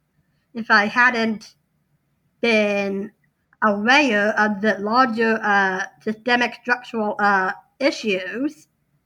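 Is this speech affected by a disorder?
Yes: Down syndrome.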